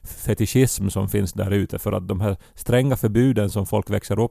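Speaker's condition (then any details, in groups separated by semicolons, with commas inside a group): No condition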